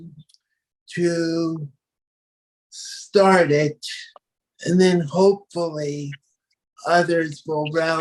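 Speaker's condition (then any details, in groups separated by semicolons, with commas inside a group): Cerebral palsy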